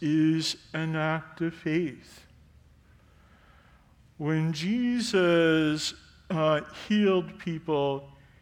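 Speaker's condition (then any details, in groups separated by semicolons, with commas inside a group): No condition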